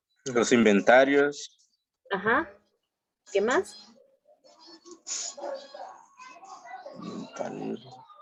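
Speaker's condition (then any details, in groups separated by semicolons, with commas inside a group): No condition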